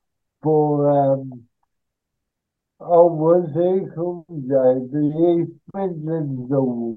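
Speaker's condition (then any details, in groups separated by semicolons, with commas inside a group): Cerebral palsy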